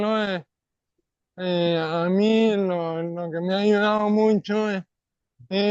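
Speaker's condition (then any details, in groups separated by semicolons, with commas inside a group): ALS; non-bulbar form; over 3 years since onset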